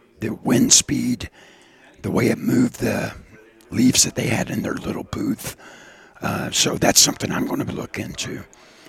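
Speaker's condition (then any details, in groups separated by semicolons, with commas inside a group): Partial laryngectomy for throat cancer; half of voice box removed in last surgery, multiple surgeries, sick for 3 years; throat cancer survivor, cancer beaten; only half a voice, hard to hear in loud environments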